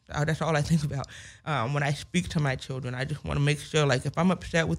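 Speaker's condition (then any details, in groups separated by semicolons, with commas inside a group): Hearing loss with speech impediment; specialized hearing aids needed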